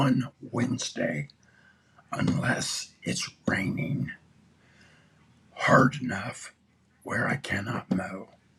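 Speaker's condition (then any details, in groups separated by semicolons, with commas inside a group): Throat cancer; tracheostomy tube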